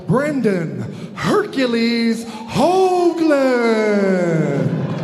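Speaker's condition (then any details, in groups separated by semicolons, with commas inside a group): No condition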